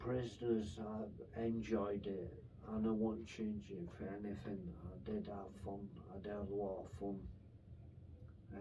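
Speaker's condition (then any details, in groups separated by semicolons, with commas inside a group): Brain infection with surgery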